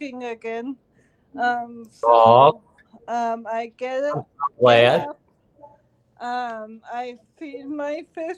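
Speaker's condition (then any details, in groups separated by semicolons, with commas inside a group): Cerebral palsy; since birth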